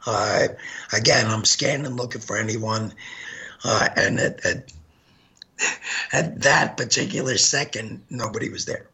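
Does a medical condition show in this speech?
Yes: gunshot injury to voice box; shot 15 times.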